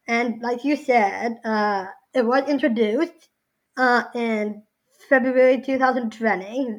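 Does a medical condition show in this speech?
Yes: Down syndrome.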